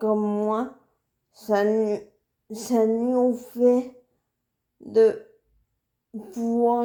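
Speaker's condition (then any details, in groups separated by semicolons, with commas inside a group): Cerebral palsy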